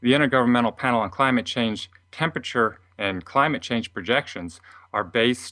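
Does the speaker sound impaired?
No.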